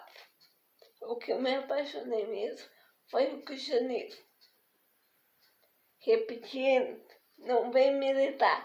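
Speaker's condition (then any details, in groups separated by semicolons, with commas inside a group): Spastic diplegic cerebral palsy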